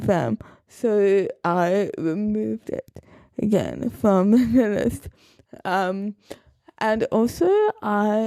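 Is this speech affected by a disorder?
Yes: cerebral palsy.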